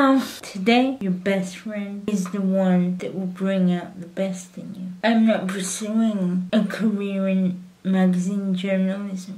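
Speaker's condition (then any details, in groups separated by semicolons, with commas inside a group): Cerebral palsy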